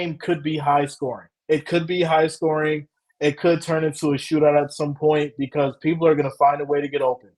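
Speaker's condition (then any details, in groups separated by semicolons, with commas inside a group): No condition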